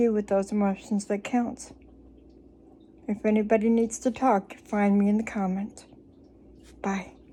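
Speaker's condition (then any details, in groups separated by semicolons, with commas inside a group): Cerebral palsy; from birth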